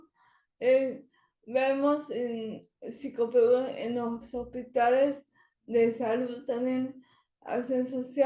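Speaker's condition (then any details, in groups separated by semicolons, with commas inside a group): Cerebral palsy; speech not very good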